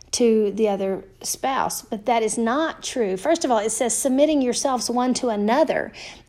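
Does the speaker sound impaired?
No.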